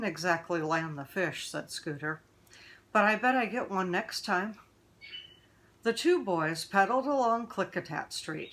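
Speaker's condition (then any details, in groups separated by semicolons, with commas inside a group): No condition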